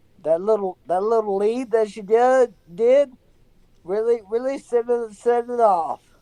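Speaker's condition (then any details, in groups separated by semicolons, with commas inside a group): Severe traumatic brain injury; severe, traumatic cause; in recovery, takes amantadine daily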